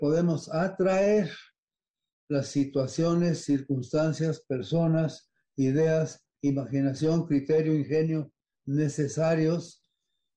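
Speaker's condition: Parkinson's disease; dopamine pills

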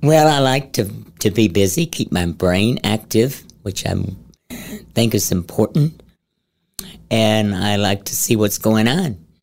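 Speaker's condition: Head and neck cancer, stage 4, into voice box

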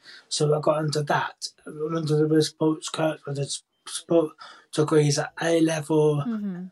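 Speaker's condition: Cerebral palsy, profound hearing loss; born three months premature

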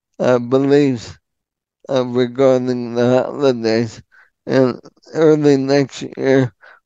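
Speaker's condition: ALS; speaks in full sentences

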